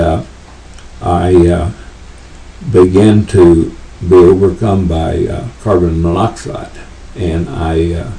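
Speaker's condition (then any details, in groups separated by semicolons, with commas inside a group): Parkinson's; tremors as early symptom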